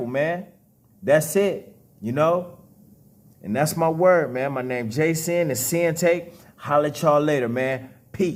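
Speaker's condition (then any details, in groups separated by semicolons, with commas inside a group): No condition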